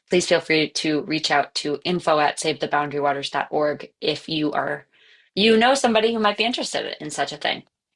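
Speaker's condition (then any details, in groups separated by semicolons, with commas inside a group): No condition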